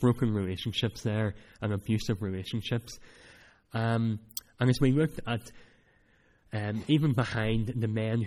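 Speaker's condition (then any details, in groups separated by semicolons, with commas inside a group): Cleft palate; speech not that clear at times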